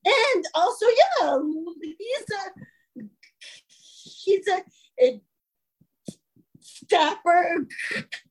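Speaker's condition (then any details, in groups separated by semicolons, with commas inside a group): Stuttering; attended a speech course; repeated words, blocks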